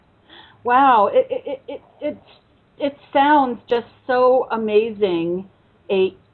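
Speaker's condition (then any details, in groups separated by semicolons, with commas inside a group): Stuttering; stuttering since at least teen years, persisting into adulthood; still stutters; formerly avoided speaking situations, speechless at first self-help group meeting, said name and stutter by fourth or fifth; repeated sounds, repeated words, blocks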